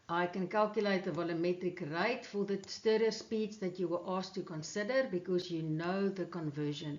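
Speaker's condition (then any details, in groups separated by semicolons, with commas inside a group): No condition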